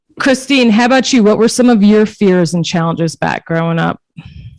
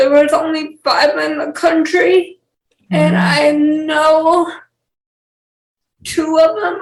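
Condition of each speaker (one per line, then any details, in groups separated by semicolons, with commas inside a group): No condition
Cerebral palsy; since childhood, uses wheelchair, wears braces; age 28, needs help with most daily tasks; speech issues, uses text-to-speech and speech-to-text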